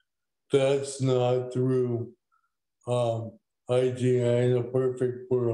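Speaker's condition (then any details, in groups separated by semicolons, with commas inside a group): ALS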